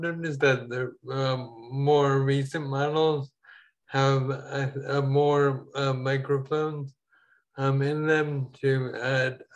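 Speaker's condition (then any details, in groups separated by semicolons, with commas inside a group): Ataxia; falls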